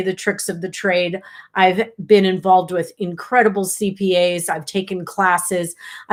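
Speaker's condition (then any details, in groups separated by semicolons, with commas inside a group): No condition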